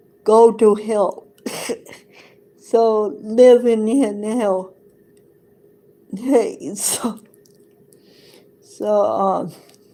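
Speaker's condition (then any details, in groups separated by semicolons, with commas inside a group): Cerebral palsy; present from birth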